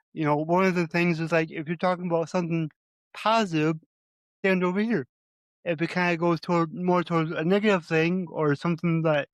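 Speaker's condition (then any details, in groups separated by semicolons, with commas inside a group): Cerebral palsy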